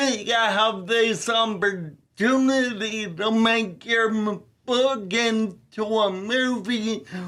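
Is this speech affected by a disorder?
Yes: ataxia telangiectasia; rare muscular dystrophy.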